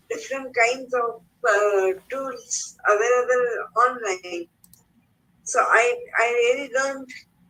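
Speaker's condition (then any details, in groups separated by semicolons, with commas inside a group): Cerebral palsy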